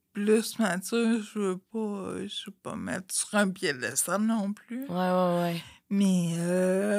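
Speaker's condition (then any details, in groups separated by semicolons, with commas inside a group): Friedreich's ataxia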